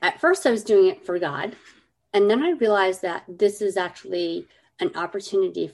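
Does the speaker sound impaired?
Yes: cleft lip and palate; some speech issues growing up.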